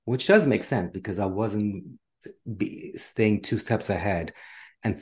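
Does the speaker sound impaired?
Yes: stuttering; speech therapy in the 1980s, improved with age; still stutters, stuttering volume decreased after embracing stuttering acceptance; l sound tough, trouble formulating sentences after pandemic isolation, not from stuttering; here repeated sounds.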